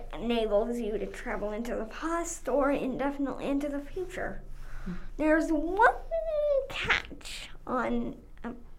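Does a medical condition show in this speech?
Yes: cerebral palsy; Botox then SDR by Dr. Parks for spasms, physio intensive with Beck at 4, poor fine motor; legs affected, cannot walk without support, mainly uses walker, wheelchair use reduced.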